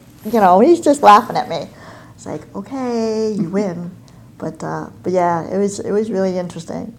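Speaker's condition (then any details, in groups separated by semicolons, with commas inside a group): Cleft palate and cleft lip; congenital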